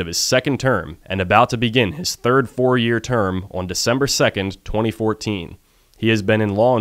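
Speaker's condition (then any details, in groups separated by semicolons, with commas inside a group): No condition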